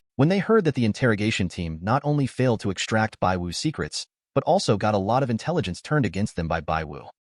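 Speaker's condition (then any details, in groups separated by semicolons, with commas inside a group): No condition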